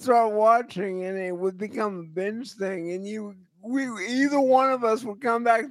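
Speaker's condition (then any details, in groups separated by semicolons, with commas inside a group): Cerebral palsy; voice always shot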